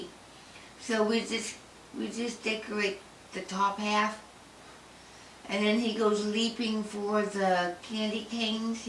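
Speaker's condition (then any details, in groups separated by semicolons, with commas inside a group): Tongue cancer; had speech therapy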